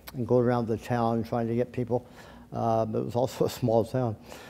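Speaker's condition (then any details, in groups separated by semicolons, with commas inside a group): Tongue cancer surgery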